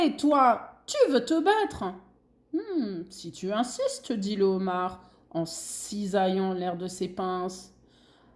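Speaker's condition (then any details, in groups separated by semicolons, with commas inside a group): No condition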